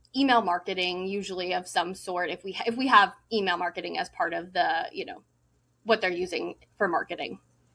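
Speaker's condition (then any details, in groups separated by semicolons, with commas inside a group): No condition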